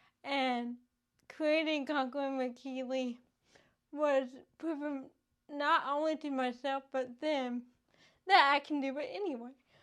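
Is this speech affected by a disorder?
Yes: cerebral palsy; speech affected, IOP device for mouth muscles, improved within year.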